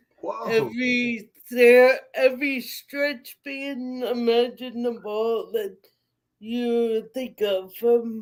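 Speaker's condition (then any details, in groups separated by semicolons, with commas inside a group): Cerebral palsy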